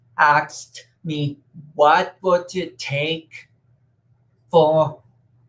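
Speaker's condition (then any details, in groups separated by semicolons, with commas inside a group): Cerebral palsy; affects speech and coordination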